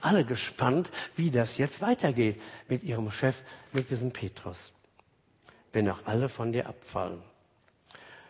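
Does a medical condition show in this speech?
No.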